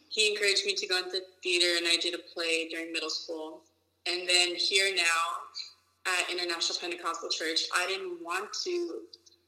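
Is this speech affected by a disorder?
No.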